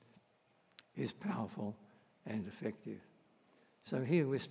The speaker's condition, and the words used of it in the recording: Parkinson's disease. Don't worry about my voice. If it really cracks up, I'll